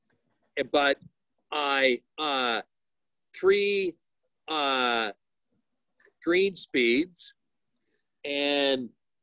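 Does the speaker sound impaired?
Yes: aphasia; aphasia after stroke, woke with whole right side paralyzed, talking improving each month and year; initially no talking, now halting telegraphic speech, many fillers and pauses, missing words.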